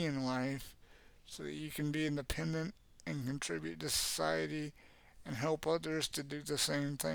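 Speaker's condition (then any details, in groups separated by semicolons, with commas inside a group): Cerebral palsy; has had speech therapy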